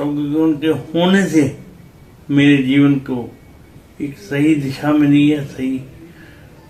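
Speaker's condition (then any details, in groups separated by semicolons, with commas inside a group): Cerebral palsy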